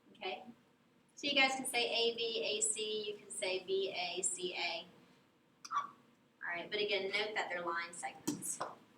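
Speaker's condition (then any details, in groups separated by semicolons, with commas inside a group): No condition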